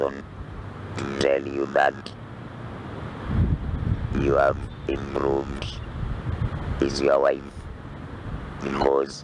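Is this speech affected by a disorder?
Yes: laryngectomy for larynx cancer; cancer survivor.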